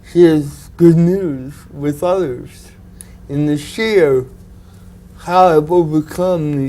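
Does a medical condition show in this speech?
Yes: cerebral palsy; from birth, physical effects; predicted early to never speak well.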